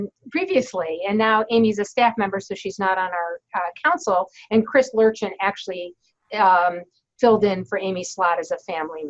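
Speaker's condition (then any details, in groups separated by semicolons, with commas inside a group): No condition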